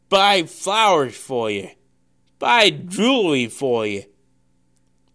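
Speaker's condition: Cerebral palsy; born with condition

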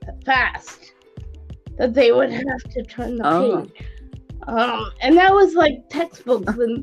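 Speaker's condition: Cerebral palsy; quadriplegic

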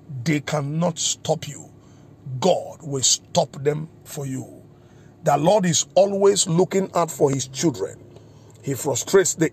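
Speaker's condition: No condition

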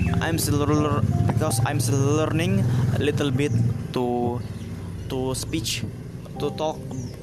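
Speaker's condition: Stuttering; stutter since childhood, onset at age seven in second grade of primary school; still stutters as adult, working to minimize stutter, speaking English as non-native learner; frequent word and phrase repetitions, e.g. 'but but but', 'make a make make', revisions; repeated words, prolonged sounds

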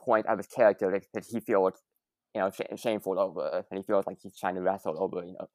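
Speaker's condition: Stutter; stutter persisting into adulthood; mild stutter, still trying to overcome it; stutters multiple times in podcast recordings, stutters clipped out in editing; repeated sounds

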